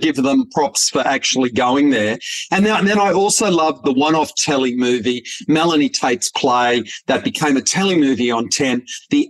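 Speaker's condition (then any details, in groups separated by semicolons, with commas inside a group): No condition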